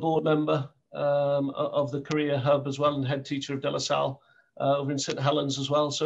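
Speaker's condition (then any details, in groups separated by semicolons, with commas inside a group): No condition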